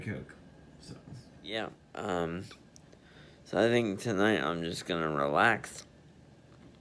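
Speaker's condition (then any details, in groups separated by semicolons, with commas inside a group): Spastic diplegia cerebral palsy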